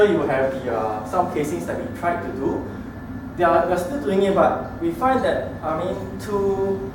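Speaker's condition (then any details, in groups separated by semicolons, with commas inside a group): No condition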